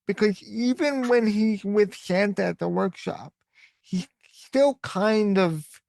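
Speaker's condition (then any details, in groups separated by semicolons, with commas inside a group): Cerebral palsy; voice sometimes sounds childlike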